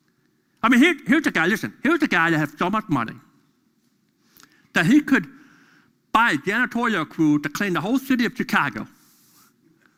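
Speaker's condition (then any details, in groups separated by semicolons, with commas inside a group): Deafness; deaf during school years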